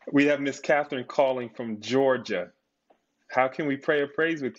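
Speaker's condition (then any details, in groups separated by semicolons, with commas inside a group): No condition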